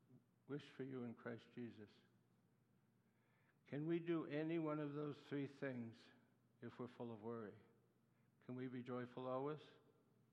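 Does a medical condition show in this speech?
Yes: Parkinson's disease; Parkinson's with acute demyelinating neuropathy.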